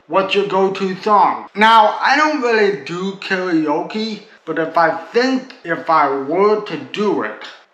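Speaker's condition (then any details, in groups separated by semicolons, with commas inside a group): Cerebral palsy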